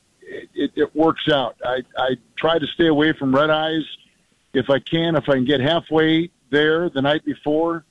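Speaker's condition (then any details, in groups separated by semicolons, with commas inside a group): No condition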